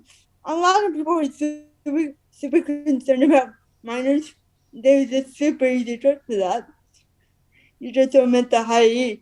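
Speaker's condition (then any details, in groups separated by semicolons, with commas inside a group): Cerebral palsy; uses wheelchair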